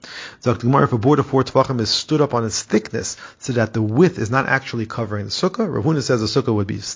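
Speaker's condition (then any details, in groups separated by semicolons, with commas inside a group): No condition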